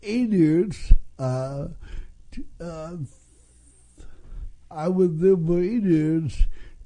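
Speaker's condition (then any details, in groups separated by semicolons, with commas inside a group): Cerebral palsy; congenital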